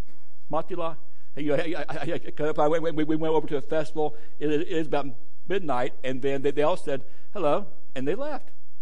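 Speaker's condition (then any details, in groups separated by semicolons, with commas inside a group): Stuttering; struggled with it for a while, adults at gadsdale said stutter barred preaching; more stuttering tonight, tired, feels an hour later after watch not set back; worse when tired, later in the day; repeated sounds, repeated words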